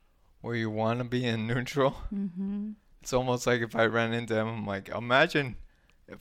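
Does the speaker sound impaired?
Yes: ALS; ALS diagnosed at 35, followed by ALS team at Nova, PEG feeding tube, needs assisted toilet transfers.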